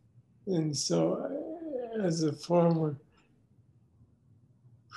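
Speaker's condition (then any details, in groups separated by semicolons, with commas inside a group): Parkinson's disease; left foot, loss of control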